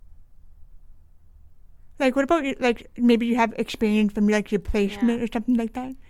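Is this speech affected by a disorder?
Yes: deaf with cochlear implant, congenital; deaf since birth; struggles to hear everyone in group work.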